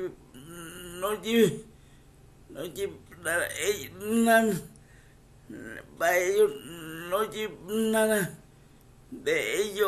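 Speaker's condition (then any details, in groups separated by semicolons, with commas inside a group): Cerebral palsy; speech affected by cerebral palsy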